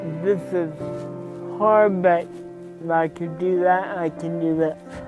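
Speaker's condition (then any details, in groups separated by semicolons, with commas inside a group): Cerebral palsy; from birth, severe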